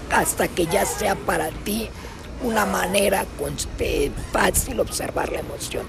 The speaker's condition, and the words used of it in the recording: Laryngectomy. Bueno, a mí me dio cáncer, por eso es la voz sexy que me escucha.